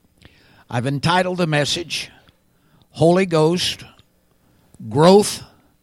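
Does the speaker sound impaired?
No.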